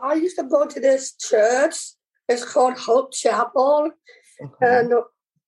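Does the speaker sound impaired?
Yes: Down syndrome; from birth; young adult; speech praised as impressive by co-star Sean McElwee.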